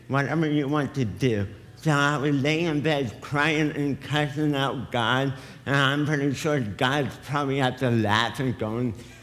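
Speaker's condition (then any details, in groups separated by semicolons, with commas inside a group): Cerebral palsy; affects speech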